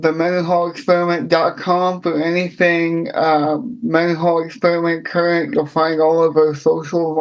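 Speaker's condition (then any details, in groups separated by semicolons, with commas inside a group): Cerebral palsy; from birth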